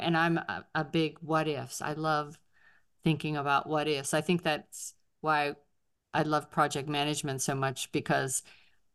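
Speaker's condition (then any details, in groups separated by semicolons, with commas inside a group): No condition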